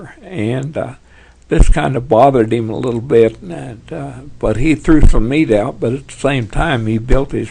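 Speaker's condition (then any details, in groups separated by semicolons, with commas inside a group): Parkinson's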